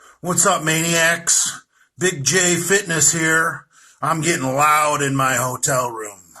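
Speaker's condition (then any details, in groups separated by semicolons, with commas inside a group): No condition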